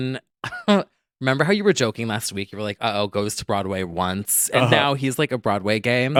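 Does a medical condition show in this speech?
No.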